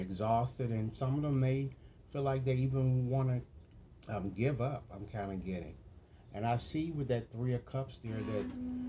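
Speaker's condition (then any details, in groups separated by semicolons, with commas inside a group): No condition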